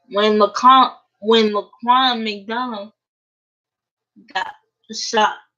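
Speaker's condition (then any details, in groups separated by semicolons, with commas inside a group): Cerebral palsy; uses a wheelchair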